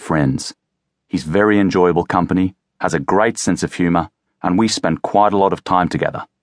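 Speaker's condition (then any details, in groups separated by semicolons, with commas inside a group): No condition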